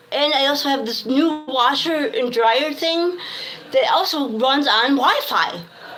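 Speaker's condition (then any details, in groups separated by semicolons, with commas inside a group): Cerebral palsy; effortful mouth movement for speech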